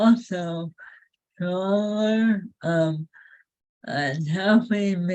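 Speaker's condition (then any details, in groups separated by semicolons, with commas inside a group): ALS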